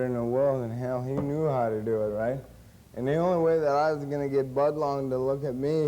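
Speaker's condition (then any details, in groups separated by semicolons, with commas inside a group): Cerebral palsy; since birth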